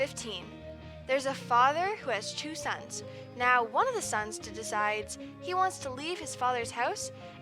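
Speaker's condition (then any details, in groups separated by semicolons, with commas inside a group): No condition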